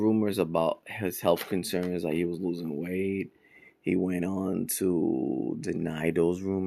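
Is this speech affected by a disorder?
No.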